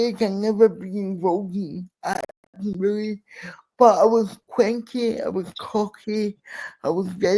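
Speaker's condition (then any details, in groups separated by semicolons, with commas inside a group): Cerebral palsy; speech impairment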